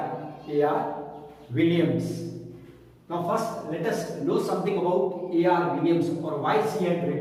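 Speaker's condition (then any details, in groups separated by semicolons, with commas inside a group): No condition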